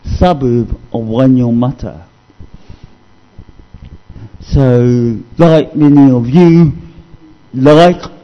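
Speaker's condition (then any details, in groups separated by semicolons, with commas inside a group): Cerebral palsy; discovered at age 2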